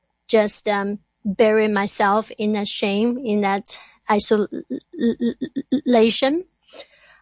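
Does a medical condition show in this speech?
Yes: stuttering; stutter since childhood in China, no school speech therapy, concealed about 30 years, later therapy with Dr. Merson, not cured; once unable to get one word out during grad class presentation; here prolonged sounds, blocks.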